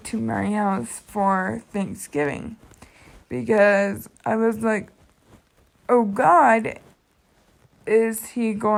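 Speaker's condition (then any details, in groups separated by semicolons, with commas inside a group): Cerebral palsy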